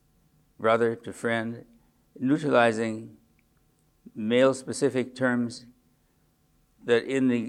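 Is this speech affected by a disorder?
Yes: Parkinson's disease; age 74; more tremor than usual today.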